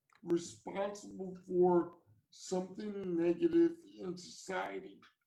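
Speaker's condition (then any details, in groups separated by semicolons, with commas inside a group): Cerebral palsy; from birth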